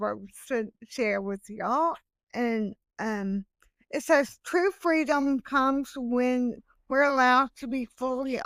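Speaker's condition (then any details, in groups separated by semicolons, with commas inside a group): Hemiplegic cerebral palsy; hemiplegic, one side affected, birth asphyxia and stroke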